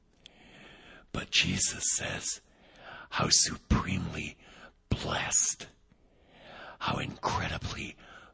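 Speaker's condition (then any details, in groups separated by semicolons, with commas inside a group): Vocal cord paralysis, unilateral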